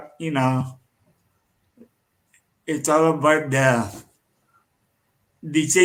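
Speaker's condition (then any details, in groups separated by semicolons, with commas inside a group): Cerebral palsy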